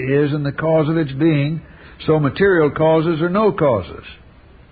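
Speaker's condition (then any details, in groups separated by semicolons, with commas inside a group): No condition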